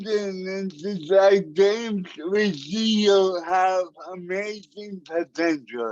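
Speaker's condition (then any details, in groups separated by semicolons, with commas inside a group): Cerebral palsy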